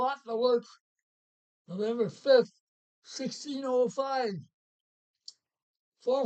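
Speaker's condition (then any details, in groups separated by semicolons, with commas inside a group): Parkinson's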